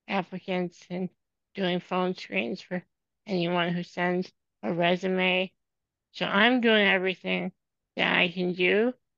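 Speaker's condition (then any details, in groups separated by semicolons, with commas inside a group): Spinal muscular atrophy; depends on caregivers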